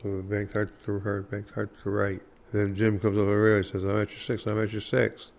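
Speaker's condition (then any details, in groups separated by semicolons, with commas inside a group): Parkinson's disease; hard time talking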